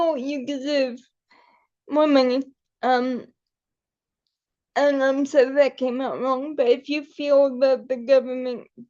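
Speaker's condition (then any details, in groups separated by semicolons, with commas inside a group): Cerebral palsy; able to articulate and speak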